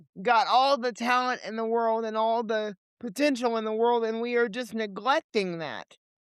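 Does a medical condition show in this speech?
Yes: cerebral palsy; limited mobility, legs.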